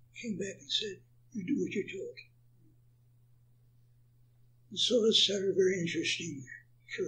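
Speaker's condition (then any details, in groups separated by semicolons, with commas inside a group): Parkinson's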